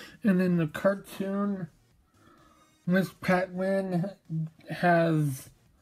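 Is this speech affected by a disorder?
Yes: mobius syndrome.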